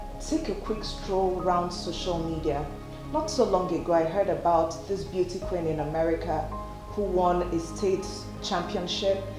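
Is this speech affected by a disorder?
No.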